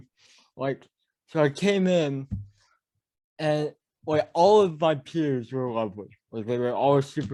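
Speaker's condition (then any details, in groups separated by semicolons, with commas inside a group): Cerebral palsy; mild speech impediment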